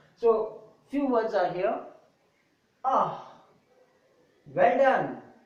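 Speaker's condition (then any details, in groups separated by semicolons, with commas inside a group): No condition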